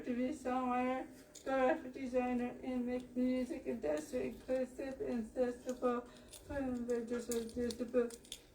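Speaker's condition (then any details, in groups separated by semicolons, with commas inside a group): Cerebral palsy; physical disability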